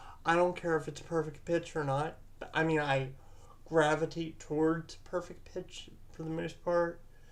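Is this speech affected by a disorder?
Yes: cerebral palsy; present from birth.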